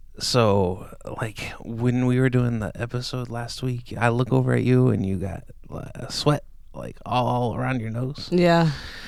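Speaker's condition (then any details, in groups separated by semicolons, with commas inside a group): No condition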